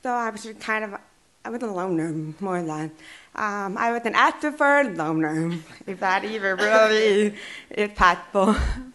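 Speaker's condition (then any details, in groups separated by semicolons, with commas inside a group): Deaf and hard of hearing; hearing aid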